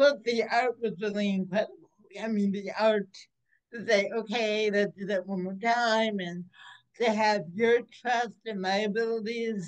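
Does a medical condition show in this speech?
Yes: cerebral palsy.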